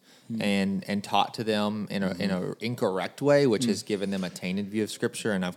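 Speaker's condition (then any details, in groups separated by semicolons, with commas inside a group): No condition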